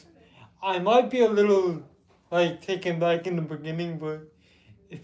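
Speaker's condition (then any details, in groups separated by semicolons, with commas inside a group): Cerebral palsy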